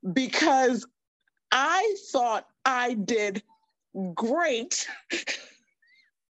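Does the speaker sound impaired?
Yes: aphasia; difficulty thinking how to spell words, unable to text.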